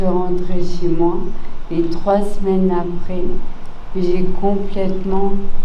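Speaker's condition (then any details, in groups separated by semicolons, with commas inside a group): ALS (maladie de Charcot); progressive, lower then upper limbs; about two years since diagnosis, in therapeutic trial; weak voice, speaking effortful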